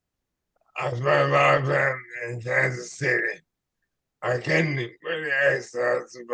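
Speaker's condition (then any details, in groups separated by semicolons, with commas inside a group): ALS/MND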